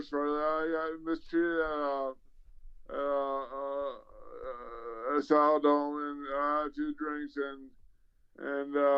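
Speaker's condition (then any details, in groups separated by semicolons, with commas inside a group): Traumatic brain injury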